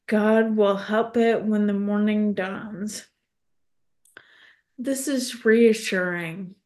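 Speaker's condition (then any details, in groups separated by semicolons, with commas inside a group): ALS; progressive neurological disease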